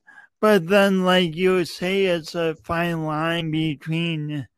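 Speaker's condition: Cerebral palsy; speech impediment evident tonight

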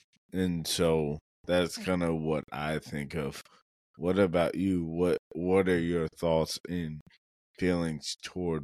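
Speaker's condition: Cerebral palsy; muscles needing relaxation

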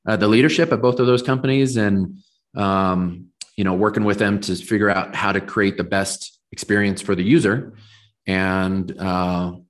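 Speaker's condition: No condition

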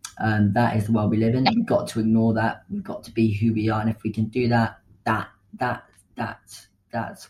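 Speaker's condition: Stammer; varies by day and listener, not as bad as some others'; age 14, puts 'the' before words as habit for about a year, breathes and relaxes on bad days; stammered many times reading aloud in year 6, later made up words instead of reading; repeated words, blocks

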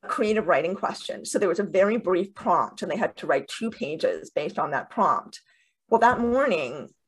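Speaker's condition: Deafness with cochlear implants; first implant 7 years ago

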